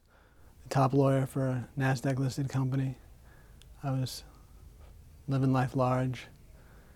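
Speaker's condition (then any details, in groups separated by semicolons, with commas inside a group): Parkinson's disease; Rock City Boxing with voice component, shouting counts, almost 4 years, Jayco's gym, Sarasota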